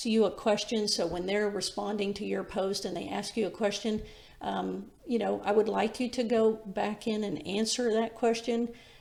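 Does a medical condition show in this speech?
No.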